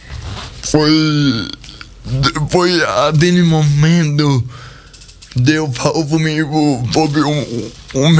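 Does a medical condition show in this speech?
Yes: cerebral palsy; speech not normal.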